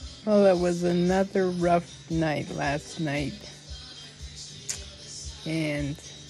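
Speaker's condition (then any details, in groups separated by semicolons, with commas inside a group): ALS; needs evening medication doses; breathing difficulty when tired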